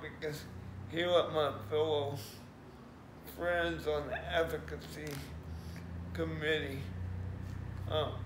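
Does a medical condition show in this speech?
Yes: cerebral palsy.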